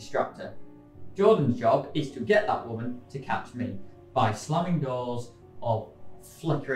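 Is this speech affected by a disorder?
No.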